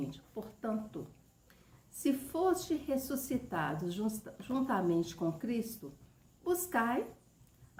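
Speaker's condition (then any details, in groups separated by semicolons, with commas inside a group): No condition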